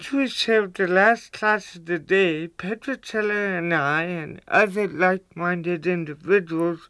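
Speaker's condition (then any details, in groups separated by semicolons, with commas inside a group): Cerebral palsy; cerebral palsy since childhood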